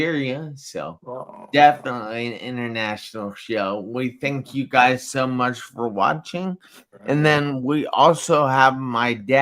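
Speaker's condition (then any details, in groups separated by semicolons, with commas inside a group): Traumatic brain injury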